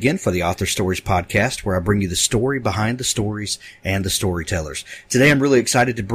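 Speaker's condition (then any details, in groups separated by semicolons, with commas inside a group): No condition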